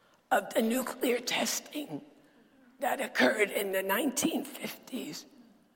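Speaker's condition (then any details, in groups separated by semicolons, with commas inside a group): Dysphonia; dysphonia diagnosed about a decade ago, lost ability to sing; sultry voice, not a sore throat, still preaches with this voice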